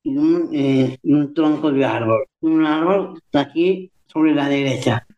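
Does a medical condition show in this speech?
Yes: Down syndrome; age 64.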